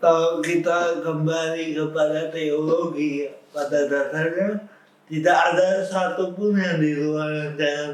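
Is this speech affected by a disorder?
Yes: cerebral palsy.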